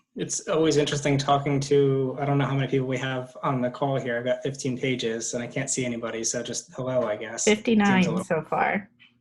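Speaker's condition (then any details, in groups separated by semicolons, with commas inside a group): No condition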